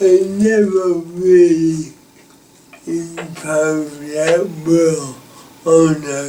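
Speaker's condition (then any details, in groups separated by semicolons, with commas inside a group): Cerebral palsy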